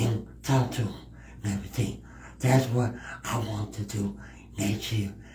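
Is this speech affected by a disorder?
Yes: cerebral palsy.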